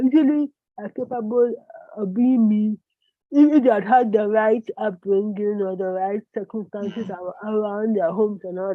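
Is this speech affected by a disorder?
Yes: cerebral palsy.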